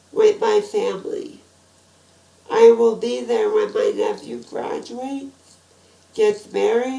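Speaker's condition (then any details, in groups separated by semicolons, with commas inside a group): Spinal muscular atrophy type 2; type 2, genetic; progressed with age, no nusinersen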